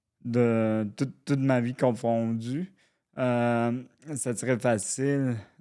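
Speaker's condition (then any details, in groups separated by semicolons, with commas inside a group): Cerebral palsy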